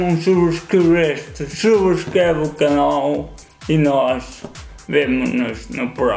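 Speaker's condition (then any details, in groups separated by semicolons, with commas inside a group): Cerebral palsy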